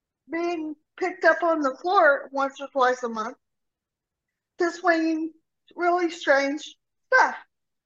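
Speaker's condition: Cerebral palsy; steel mace and steel club training, walking while pushing grocery cart

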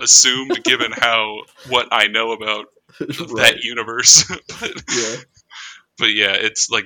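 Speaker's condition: No condition

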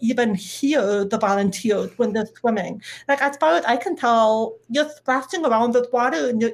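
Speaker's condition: Deafness; medical diagnosis, no sign language, relies on lip reading and captions; cannot hear voice calls or megaphones, needs to see faces, uses captioned video calls; able to talk, speech therapy for most of life

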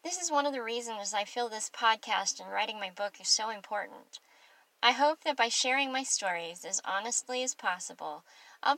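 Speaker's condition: Cleft palate; congenital cleft palate, mouth sewn together, high deformed palate, palatal fistula, childhood speech therapy; without partial air escapes to nasal passage, mushy unclear speech, could not roll r's, now improved

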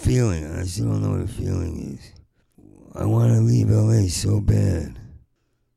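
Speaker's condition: Parkinson's; short on sleep

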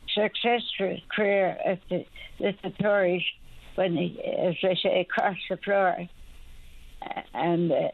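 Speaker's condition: Speech impediment after stroke, mild; stroke a couple of years ago; about two years post-stroke, doing okay, cannot read own diaries since stroke; some words may need clarifying, son Chess offers to clarify

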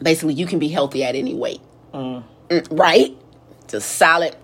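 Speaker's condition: No condition

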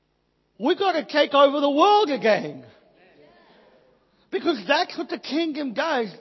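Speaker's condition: Cleft palate, Pierre Robin syndrome

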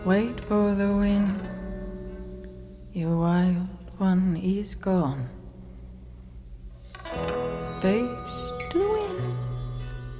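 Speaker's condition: No condition

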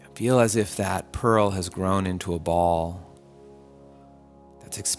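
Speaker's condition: No condition

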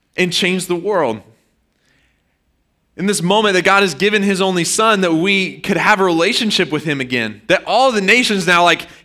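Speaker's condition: No condition

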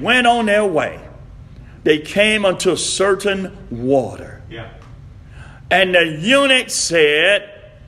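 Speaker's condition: No condition

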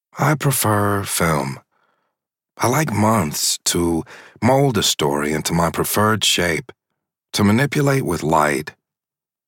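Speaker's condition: No condition

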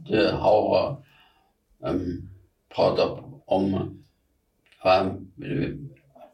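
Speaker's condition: Aphasia; about seven years since onset

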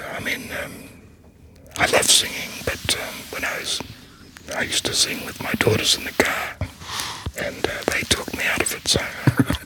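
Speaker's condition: Laryngectomy, voice prosthesis

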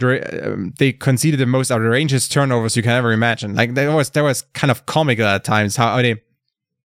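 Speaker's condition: No condition

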